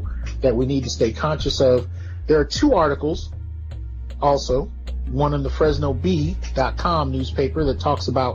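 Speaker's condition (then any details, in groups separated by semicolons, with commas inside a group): No condition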